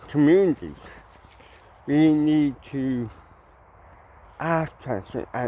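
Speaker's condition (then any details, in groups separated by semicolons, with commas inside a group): Cerebral palsy; mild, ataxic type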